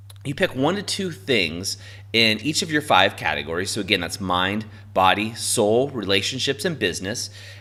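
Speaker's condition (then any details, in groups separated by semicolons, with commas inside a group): No condition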